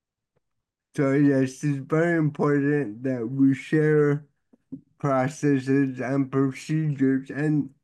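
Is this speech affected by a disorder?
Yes: cerebral palsy; difficulty keeping body completely still, e.g. for MRI.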